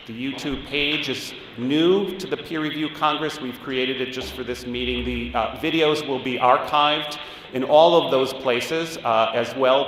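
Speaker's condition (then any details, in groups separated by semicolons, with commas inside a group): No condition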